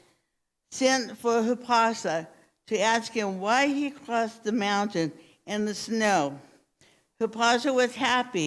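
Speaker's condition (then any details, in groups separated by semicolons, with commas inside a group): Cerebral palsy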